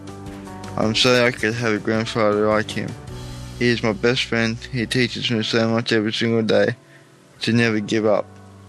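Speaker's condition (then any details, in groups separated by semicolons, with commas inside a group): Cerebral palsy; present from birth, affects left side of body and balance, frequent falls, broken bones and stitches; affects talking, takes much effort to speak clearly, worse when tired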